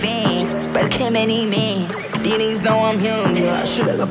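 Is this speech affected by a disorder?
No.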